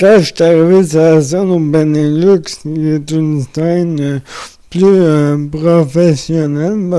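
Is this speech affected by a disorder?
Yes: amyotrophic lateral sclerosis.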